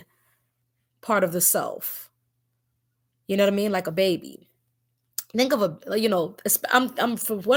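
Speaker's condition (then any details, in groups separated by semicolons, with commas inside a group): No condition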